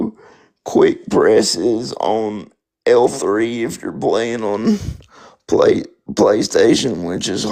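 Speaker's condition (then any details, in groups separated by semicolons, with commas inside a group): Spastic quadriplegic cerebral palsy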